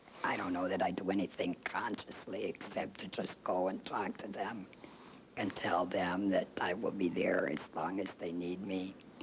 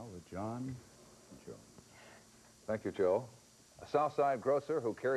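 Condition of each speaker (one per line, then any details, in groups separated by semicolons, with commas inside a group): Laryngectomy; larynx removed, throat cancer, vocal cords lost, tracheostomy; 33 years since surgery; relearned speech after surgery
No condition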